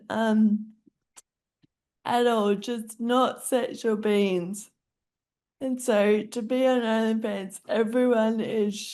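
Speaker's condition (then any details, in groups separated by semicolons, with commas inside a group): Friedreich's ataxia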